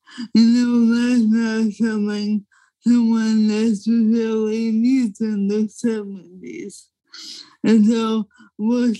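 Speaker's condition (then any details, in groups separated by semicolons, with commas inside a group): ALS; young woman with ALS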